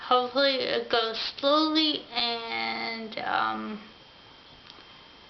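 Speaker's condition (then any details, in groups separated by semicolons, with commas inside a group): Ataxia; affects mouth and tongue coordination; diction sometimes unclear, swallowing difficulty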